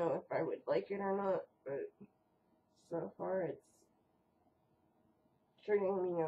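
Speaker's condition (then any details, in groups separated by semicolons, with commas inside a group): Cerebral palsy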